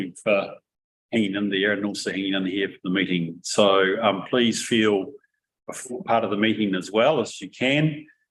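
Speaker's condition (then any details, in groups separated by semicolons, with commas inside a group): No condition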